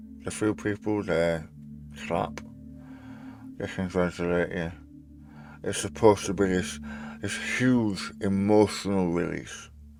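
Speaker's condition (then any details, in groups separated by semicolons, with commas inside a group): Tongue cancer surgery; stage 4 tongue cancer, major operation, radiotherapy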